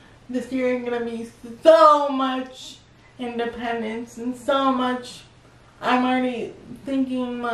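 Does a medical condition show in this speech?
Yes: cerebral palsy.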